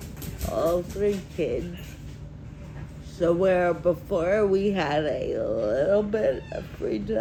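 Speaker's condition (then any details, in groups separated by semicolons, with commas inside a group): Friedreich ataxia; progressive; on gabapentin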